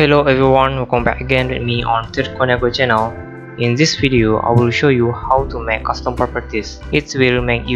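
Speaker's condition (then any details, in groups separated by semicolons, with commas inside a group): No condition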